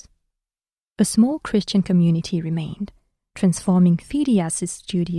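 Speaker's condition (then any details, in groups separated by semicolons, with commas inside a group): No condition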